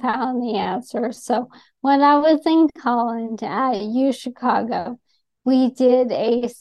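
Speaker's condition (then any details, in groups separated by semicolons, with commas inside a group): ALS; speech affected by ALS, noticeable on podcasts and shows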